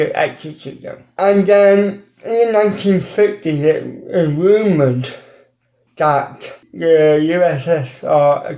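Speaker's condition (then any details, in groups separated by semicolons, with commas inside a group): Cerebral palsy, ataxic, mild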